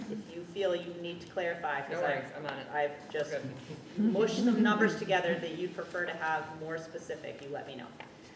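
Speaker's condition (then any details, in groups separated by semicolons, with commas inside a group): No condition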